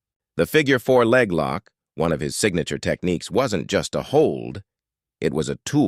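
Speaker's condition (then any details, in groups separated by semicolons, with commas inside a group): No condition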